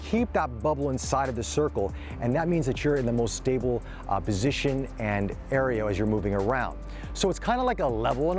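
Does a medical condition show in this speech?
No.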